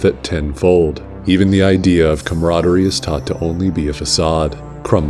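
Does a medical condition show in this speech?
No.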